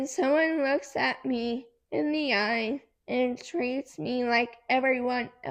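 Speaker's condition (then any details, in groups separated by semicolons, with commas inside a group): Cerebral palsy; affects muscles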